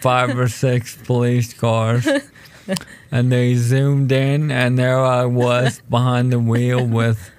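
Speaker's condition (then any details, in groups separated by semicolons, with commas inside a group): ALS; diagnosed almost 4 years ago, told condition is terminal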